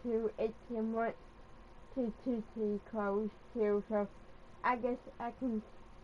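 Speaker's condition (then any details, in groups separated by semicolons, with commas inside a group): Cerebral palsy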